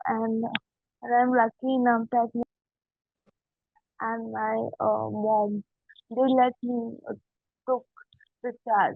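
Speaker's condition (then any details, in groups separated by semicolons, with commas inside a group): Cerebral palsy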